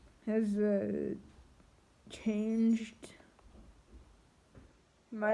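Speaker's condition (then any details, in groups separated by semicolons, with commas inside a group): Triplegic cerebral palsy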